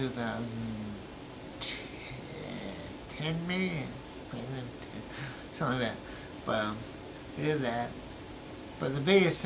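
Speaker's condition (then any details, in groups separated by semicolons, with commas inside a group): Brain injury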